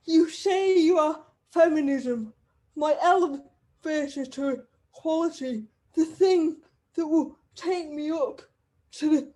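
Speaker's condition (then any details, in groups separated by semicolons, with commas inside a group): Cerebral palsy; wheelchair user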